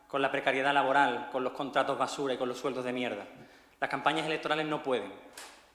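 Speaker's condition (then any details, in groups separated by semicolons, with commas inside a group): No condition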